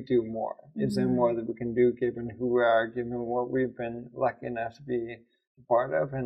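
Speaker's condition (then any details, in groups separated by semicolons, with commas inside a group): ALS; voice and hands affected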